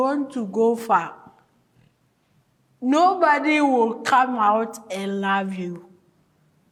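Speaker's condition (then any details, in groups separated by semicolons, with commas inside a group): Cerebral palsy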